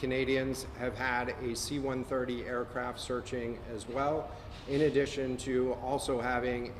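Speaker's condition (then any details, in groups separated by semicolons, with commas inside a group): No condition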